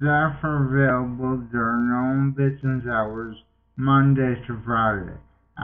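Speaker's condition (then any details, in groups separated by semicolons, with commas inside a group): Multiple sclerosis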